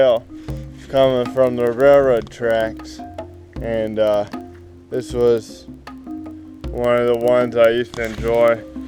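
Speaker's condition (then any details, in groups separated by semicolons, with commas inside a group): Cerebral palsy; spastic, affects walking and legs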